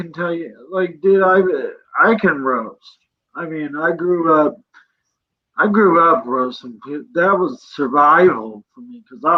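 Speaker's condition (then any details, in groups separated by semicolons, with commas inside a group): Cerebral palsy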